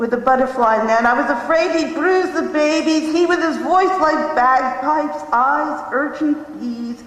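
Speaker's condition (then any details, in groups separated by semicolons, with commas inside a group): No condition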